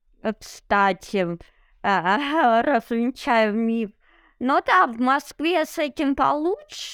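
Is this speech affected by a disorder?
Yes: cerebral palsy; abnormal gait, needs help on stairs without railings, walks everywhere, no wheelchair, home-schooled as child; no felt limitations currently.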